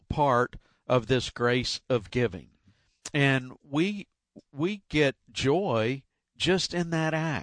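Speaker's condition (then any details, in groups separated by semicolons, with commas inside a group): No condition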